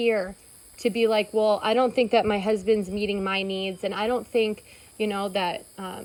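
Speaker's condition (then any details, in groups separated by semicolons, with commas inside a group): No condition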